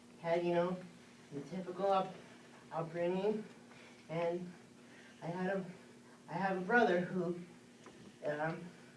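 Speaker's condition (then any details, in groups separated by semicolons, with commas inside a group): Cerebral palsy; leg muscle weakness since childhood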